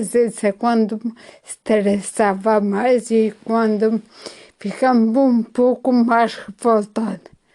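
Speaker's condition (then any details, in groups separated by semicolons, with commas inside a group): Ataxia after brain injury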